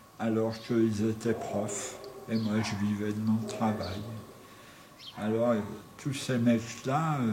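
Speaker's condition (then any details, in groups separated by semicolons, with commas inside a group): Tongue cancer; tracheostomy after surgery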